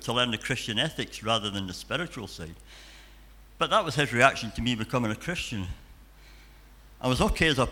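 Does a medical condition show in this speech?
Yes: cleft palate and cleft lip.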